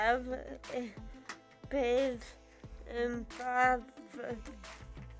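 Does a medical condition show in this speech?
Yes: cerebral palsy; from birth.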